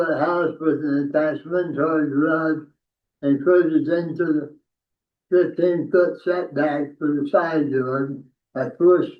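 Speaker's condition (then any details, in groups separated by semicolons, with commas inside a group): Tongue cancer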